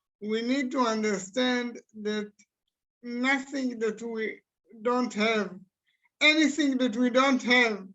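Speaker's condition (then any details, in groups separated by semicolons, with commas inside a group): Cerebral palsy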